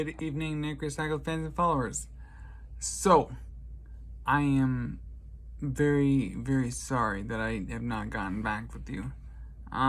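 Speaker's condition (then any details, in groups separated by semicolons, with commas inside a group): Traumatic brain injury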